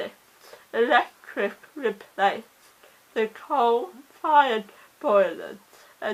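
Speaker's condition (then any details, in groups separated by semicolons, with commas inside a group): Cerebral palsy; oxygen starvation at birth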